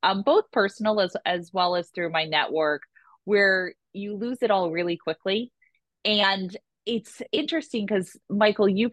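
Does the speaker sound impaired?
No.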